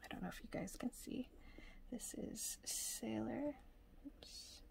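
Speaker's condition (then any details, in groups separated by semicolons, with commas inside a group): No condition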